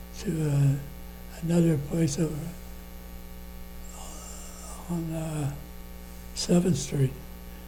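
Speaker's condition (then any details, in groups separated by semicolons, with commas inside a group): Parkinson's disease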